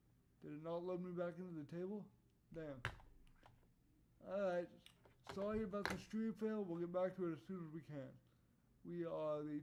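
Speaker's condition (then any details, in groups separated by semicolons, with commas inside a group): Cerebral palsy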